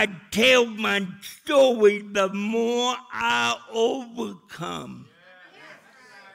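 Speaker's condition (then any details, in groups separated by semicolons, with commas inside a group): Cerebral palsy; speech still affected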